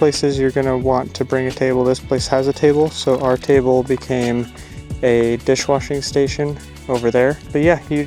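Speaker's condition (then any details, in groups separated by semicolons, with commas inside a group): No condition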